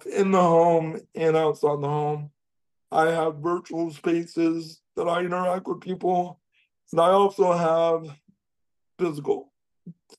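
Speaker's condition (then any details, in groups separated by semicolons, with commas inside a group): Cerebral palsy; jokes of having voice for print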